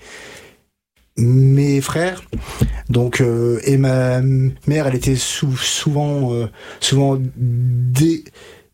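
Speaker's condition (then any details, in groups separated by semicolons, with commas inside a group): Stuttering; stuttering since age 5 to 6, about 27 years, untreated until about 20; speech therapy with stuttering specialist Catherine Daubier in Nancy from 20-22, several years, fluency techniques; current blocks and repetitions, blocked every sentence, used gestures, froze reading aloud; repeated sounds, prolonged sounds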